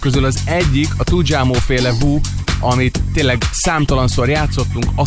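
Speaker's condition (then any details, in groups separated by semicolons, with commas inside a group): No condition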